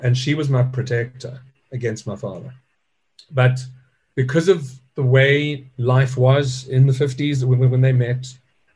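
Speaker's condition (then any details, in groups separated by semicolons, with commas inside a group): Stuttering; stutter since childhood, still present in adulthood; speaks to stage audiences, joke about impediment built into stage dialogue with Alan; childhood word avoidance, ordered food could say, fear of speaking, piano as wordless expression; repeated sounds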